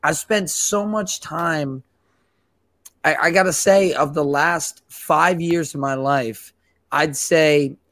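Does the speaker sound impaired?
No.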